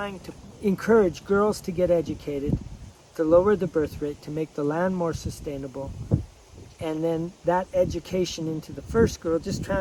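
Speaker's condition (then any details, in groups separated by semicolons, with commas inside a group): No condition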